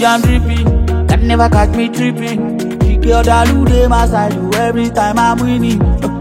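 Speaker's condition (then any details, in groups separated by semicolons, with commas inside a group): No condition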